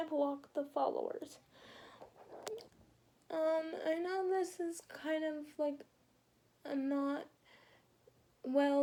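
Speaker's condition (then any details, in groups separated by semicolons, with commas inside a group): Quadriplegic cerebral palsy, spastic quadriplegic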